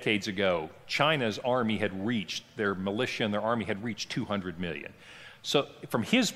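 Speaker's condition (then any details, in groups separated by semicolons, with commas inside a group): No condition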